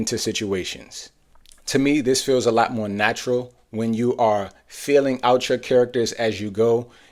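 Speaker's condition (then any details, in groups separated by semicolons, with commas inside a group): No condition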